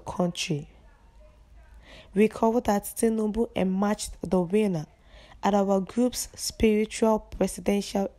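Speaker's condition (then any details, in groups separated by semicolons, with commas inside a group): No condition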